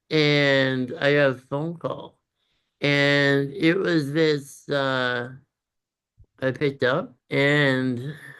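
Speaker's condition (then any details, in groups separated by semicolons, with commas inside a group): Congenital muscular dystrophy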